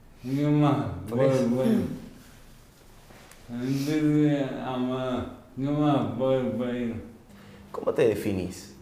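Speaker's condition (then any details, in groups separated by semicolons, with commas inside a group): Amyotrophic lateral sclerosis; speech onset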